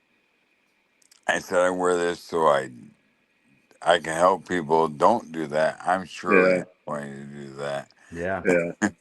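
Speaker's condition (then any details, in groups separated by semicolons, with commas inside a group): Lou Gehrig's disease (ALS)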